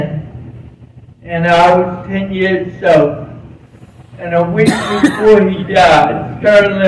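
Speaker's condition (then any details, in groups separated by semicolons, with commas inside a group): Cerebral palsy; present from birth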